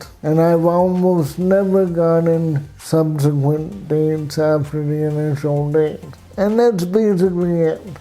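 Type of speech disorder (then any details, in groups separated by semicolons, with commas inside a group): Dysarthria; cerebral palsy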